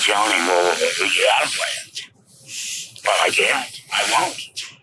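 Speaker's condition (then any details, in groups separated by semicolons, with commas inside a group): Laryngectomy; rattles esophagus like vocal cords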